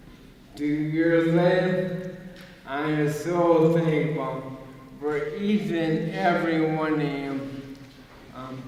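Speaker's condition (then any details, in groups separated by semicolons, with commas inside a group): ALS; about two years since diagnosis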